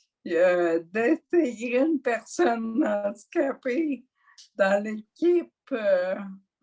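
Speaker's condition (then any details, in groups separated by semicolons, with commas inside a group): Mild dysarthria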